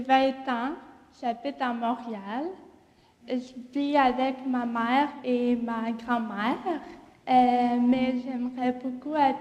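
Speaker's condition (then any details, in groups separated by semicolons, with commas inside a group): Verbal dyspraxia; with intellectual disability; words hard to understand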